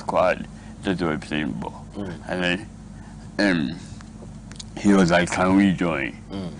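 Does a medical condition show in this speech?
Yes: cerebral palsy.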